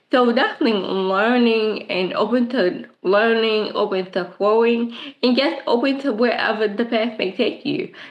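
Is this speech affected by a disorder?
Yes: cerebral palsy; present since birth.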